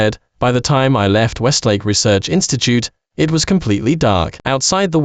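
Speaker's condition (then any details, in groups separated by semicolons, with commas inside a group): No condition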